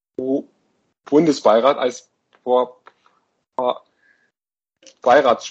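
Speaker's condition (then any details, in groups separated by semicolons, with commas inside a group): Stuttering; self-help in Flow-Gruppe München; blocks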